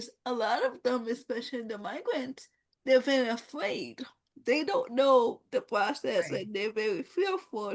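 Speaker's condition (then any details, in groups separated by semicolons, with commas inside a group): Cerebral palsy; no gross or fine motor skills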